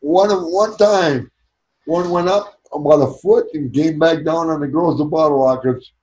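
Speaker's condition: Cerebral palsy; since birth

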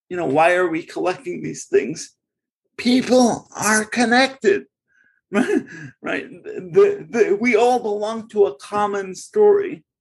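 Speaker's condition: Cerebral palsy; born in Bridgeport

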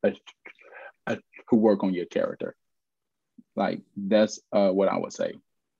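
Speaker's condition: Stuttering; lifelong stutter, aware of it from about age 4; still stutters, speaks on stage, gave TEDx Charlotte talk, speaking coach Naeem; once felt unable to make sales or phone calls; repeated sounds, blocks

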